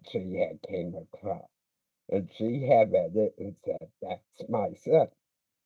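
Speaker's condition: Speech impediment; speech impediment since childhood

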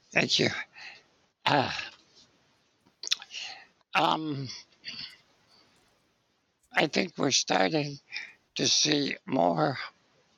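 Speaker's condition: Spinal muscular atrophy; spinal muscular atrophy from birth, muscle weakness, lifelong wheelchair use; age 60

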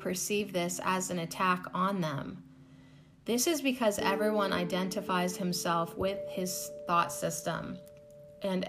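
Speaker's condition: No condition

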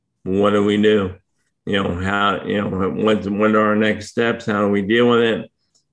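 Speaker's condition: ALS; hard to speak for long periods right now

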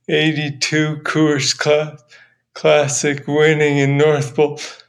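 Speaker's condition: Parkinson's; young onset Parkinson's, first sign tremor, unable to hold microphone, unsteady on feet; voice audibly affected now, earlier slowed speech, trouble speaking English some days, voice problems limit storytelling

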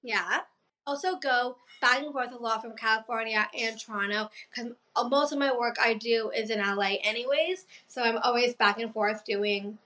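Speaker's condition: Down syndrome; past speech therapy

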